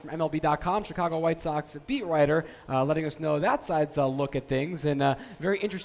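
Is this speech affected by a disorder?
No.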